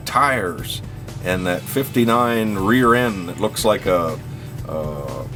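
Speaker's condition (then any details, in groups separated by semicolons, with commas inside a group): No condition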